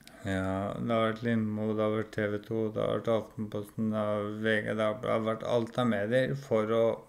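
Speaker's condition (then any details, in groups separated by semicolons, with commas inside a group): ALS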